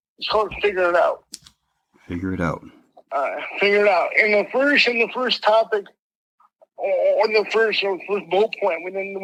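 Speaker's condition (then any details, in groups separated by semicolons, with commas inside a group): Mild cerebral palsy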